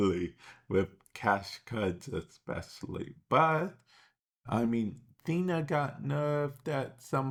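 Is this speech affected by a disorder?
Yes: cerebral palsy.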